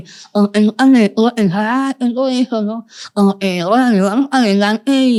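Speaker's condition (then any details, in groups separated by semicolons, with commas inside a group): Moebius syndrome, congenital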